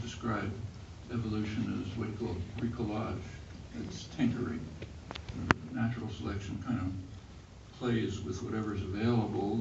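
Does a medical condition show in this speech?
No.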